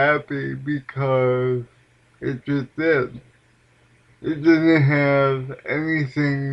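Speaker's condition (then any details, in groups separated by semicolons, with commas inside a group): Cerebral palsy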